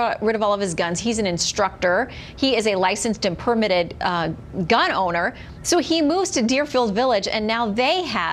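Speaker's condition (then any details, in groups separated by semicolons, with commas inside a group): No condition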